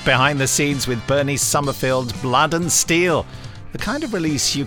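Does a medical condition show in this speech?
No.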